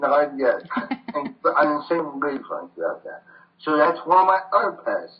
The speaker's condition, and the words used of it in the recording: Tracheostomy. On one hand, it saved my life, but on the other hand, it gave me this voice challenge.